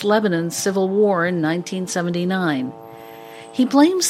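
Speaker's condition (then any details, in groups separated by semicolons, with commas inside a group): No condition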